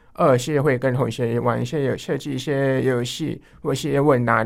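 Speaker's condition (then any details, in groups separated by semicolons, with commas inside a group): Hearing loss, enlarged vestibular aqueduct; occasional vertigo, now more stable, struggles to hear in class, classmates interpret or write, avoids phone work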